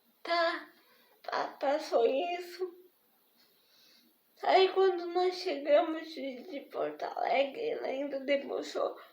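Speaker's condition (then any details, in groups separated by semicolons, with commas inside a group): Spastic diplegic cerebral palsy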